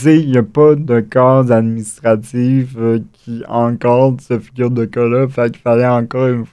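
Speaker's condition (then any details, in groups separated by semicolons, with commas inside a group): Cerebral palsy; acquired, wheelchair user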